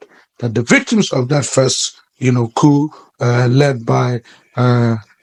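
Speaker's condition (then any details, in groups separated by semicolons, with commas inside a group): No condition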